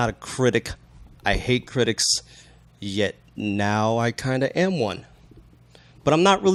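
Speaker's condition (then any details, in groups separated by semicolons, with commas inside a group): No condition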